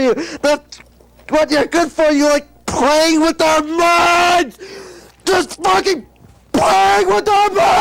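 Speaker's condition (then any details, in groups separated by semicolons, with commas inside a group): No condition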